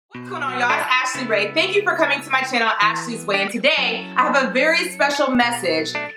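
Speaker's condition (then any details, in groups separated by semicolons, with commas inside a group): No condition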